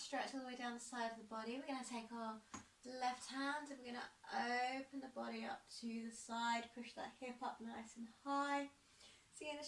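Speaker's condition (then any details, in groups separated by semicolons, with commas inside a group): No condition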